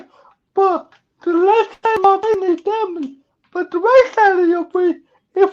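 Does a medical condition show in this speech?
Yes: cerebral palsy.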